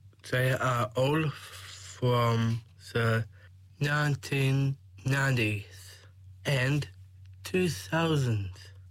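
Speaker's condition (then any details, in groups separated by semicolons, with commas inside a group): Down syndrome; age 21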